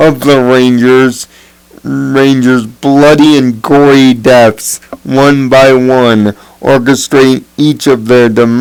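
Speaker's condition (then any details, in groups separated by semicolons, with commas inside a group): Cerebral palsy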